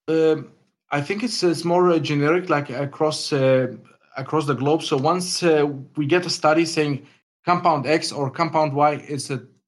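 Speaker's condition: No condition

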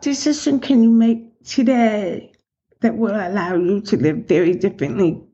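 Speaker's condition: Profound deafness, acquired, profound

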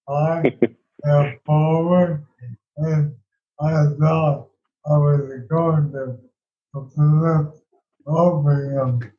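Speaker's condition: ALS

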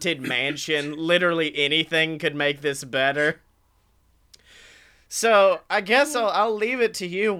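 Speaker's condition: No condition

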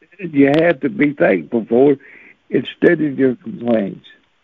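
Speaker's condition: Cerebral palsy; since birth

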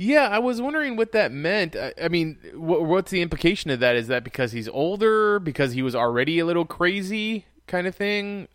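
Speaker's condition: No condition

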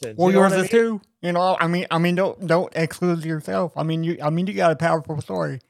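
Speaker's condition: Cerebral palsy; congenital, doctors told mother he likely could not walk

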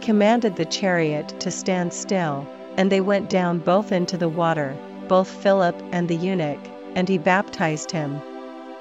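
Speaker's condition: No condition

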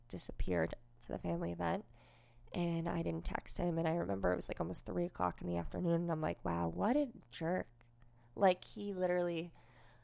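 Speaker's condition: Cleft lip and palate, unilateral

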